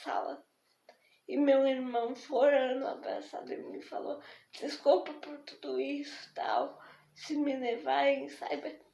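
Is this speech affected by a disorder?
Yes: spastic diplegic cerebral palsy.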